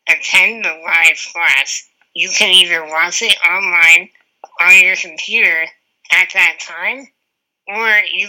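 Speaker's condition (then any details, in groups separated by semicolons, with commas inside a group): Spinal muscular atrophy; wheelchair user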